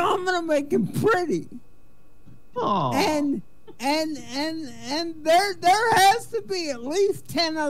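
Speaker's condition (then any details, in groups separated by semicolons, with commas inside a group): Cerebral palsy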